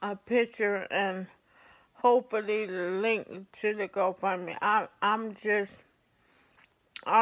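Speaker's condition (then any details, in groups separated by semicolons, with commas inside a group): ALS; affects hands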